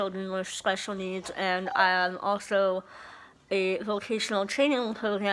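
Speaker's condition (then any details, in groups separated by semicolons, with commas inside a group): Moebius syndrome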